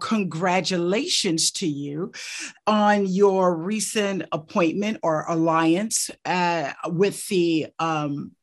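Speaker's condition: No condition

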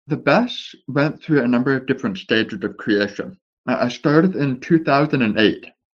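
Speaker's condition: Deafness with speech impediment; born deaf, years of speech therapy, English not familiar, cannot really hear voices in interviews; speech shaped by years of speech therapy; some words difficult to say, must adjust tongue to speak properly

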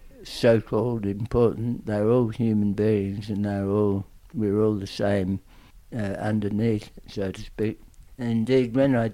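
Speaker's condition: Tongue cancer; aggressive tongue cancer

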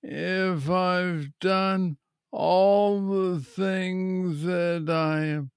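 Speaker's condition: Parkinson's disease; Parkinson's disease diagnosed at age 35, on several Parkinson's medications; Parkinson's affects speech, trouble pronouncing medication names

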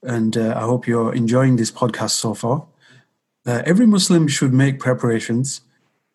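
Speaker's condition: No condition

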